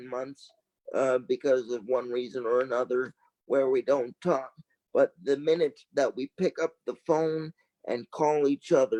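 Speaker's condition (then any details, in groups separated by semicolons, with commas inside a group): Cerebral palsy; from birth, lack of oxygen after lung collapse, lifelong wheelchair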